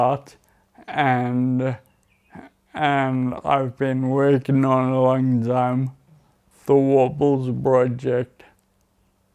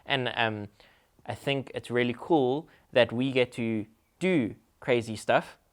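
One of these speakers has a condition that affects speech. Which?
The first: Friedreich's ataxia; neurodegenerative, affects mobility, balance, coordination, spasticity.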